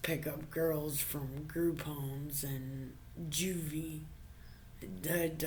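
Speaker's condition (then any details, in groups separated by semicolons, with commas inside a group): Brain injury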